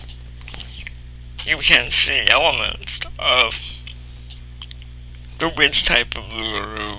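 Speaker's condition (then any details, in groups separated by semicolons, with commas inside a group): Cerebral palsy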